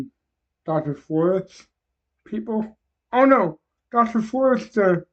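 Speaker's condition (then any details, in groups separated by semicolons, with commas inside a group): Cerebral palsy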